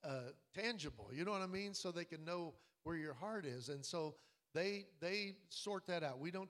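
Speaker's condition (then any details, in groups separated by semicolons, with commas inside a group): No condition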